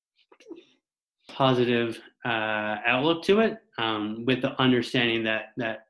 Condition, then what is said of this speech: Stuttering. But I could go out to the grocery store tonight to pick up snacks and I can't get a word out to the cashier.